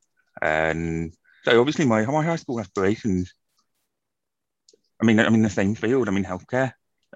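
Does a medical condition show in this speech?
Yes: profound deafness, acquired from meningitis; profound deafness from meningitis at age 1.5, hearing aids in childhood, later cochlear implant with rehabilitation; cochlear implant user, big hearing loss even with implant, listening fatigue, migraine-type headaches, tiredness.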